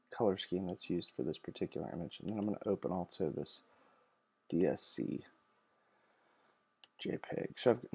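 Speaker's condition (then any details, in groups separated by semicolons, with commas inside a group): No condition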